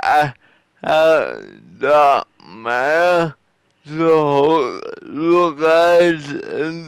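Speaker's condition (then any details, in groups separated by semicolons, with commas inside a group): Cerebral palsy; one hand affected; atypical speech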